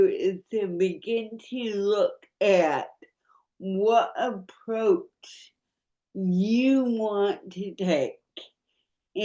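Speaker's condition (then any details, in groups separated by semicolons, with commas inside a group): Cerebral palsy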